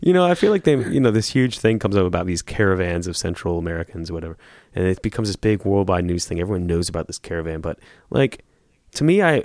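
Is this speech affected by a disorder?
No.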